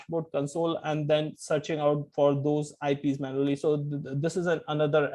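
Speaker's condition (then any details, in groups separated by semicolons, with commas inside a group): No condition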